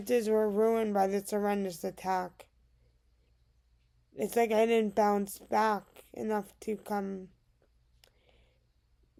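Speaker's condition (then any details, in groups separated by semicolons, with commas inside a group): Cerebral palsy; diagnosed around age 2 or 3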